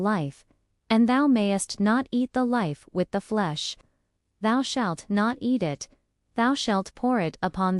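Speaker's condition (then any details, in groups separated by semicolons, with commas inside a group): No condition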